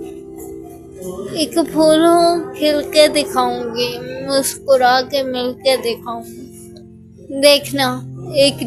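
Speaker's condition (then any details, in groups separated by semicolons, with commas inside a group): Speech difficulty after fall; some difficulty talking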